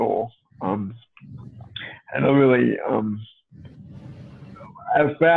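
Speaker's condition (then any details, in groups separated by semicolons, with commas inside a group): Cerebral palsy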